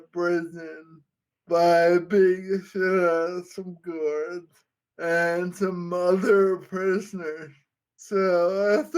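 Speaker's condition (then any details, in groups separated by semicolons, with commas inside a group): Friedreich's ataxia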